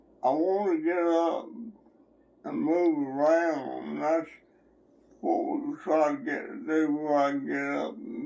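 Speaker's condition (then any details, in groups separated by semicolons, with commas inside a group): Slurred speech; hospital bed, catheter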